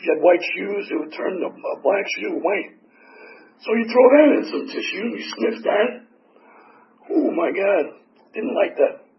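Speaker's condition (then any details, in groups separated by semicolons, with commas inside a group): Tracheotomy; tracheotomy for 4 years, 8 surgeries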